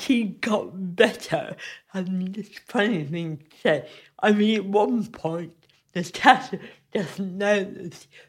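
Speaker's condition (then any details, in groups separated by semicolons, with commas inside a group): Cerebral palsy; careful movement needed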